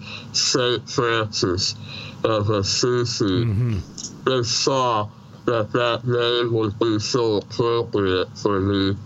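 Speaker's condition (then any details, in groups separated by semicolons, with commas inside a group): Treacher Collins syndrome; congenital, severe cleft palate, emergency tracheotomy at birth, born deaf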